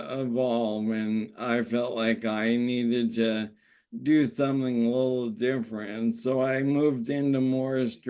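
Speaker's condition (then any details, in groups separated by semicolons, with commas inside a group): ALS; normal a year ago, no longer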